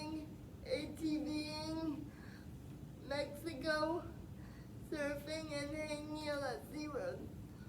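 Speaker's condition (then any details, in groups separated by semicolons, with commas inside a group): Spastic quadriplegic cerebral palsy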